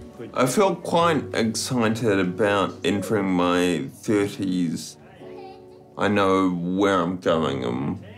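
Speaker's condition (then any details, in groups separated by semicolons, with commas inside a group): Friedreich's ataxia; inherited progressive neuromuscular, affects coordination, clumsy hands; condition can affect speech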